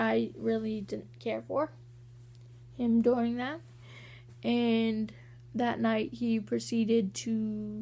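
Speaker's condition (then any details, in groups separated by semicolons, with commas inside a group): Cerebral palsy; walking sometimes hard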